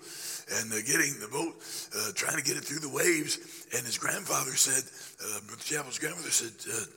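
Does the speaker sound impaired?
Yes: laryngeal cancer after radiation; growth on voice box, treated with radiation and chemotherapy, voice box not removed; a little over a year since discovery, voice much better but not fully recovered; started preaching in a whisper, voice gaining strength, still affected, apologizes for listener discomfort.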